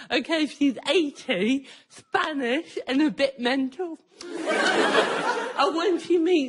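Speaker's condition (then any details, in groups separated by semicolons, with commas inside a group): Cerebral palsy; effects fluctuating lately; speech impediment, not always understood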